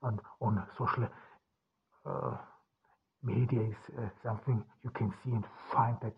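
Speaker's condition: Stuttering; seen as an obstacle to recording audiobooks; prolonged sounds, blocks

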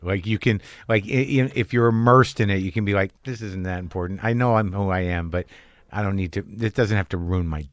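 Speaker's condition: No condition

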